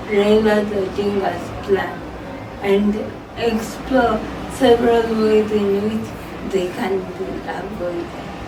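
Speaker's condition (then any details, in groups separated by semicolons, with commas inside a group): Cerebral palsy; from birth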